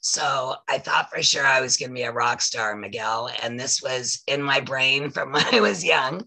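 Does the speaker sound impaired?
Yes: voice loss after throat polyp; polyp from years of singing and talking blocked throat, emergency throat surgery, tracheotomy warned possible; smoker-like voice from throat surgery not smoking, whole voice affected, still recovering.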